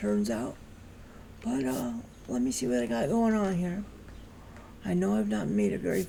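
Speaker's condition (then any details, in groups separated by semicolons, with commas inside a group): Cerebral palsy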